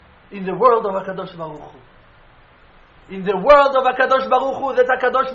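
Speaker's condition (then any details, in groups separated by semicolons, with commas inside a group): No condition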